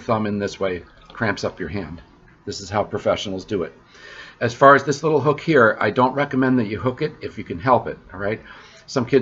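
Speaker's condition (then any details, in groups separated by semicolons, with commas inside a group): No condition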